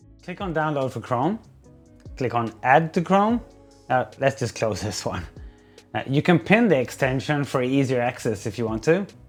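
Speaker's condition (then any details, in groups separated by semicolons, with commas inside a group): No condition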